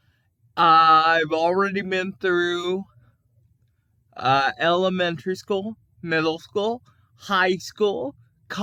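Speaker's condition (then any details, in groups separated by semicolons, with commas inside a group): Cerebral palsy; can speak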